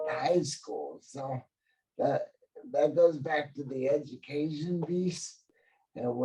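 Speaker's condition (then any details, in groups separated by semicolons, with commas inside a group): Cerebral palsy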